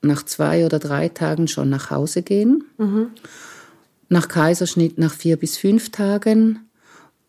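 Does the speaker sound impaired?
No.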